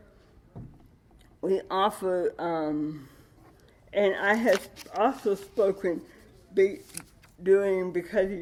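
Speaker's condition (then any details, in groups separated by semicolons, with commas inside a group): Cerebral palsy with dystonia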